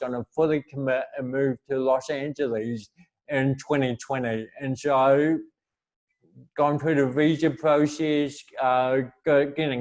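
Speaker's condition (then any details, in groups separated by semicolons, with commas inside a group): Cerebral palsy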